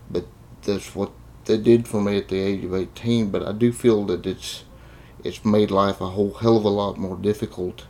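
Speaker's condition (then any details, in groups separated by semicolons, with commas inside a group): Cerebral palsy; confined to a wheelchair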